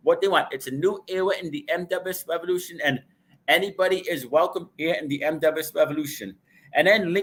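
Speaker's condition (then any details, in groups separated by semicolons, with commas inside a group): No condition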